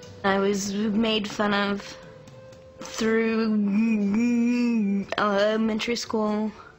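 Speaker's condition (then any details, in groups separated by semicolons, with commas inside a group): Cerebral palsy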